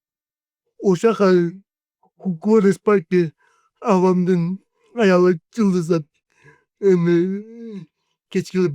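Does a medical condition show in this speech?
Yes: cerebral palsy; 40 years with condition.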